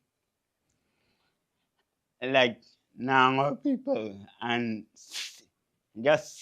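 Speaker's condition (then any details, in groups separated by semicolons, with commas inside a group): Cerebral palsy; since birth, wheelchair user for years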